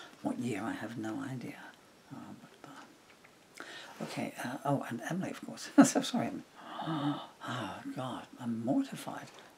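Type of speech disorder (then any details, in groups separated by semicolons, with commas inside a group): Bulbar dysarthria; progressive bulbar palsy (MND)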